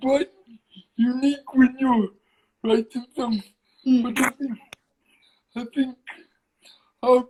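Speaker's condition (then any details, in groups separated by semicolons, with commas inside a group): Cerebral palsy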